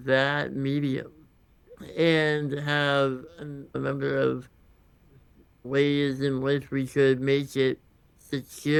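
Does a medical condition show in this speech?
Yes: congenital muscular dystrophy.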